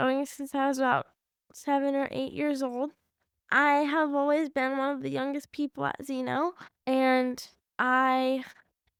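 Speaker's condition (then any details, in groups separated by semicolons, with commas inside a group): Cerebral palsy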